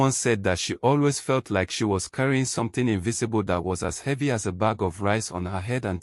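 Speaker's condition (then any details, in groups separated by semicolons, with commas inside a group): No condition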